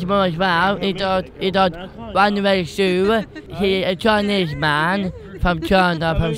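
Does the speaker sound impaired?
Yes: Down syndrome.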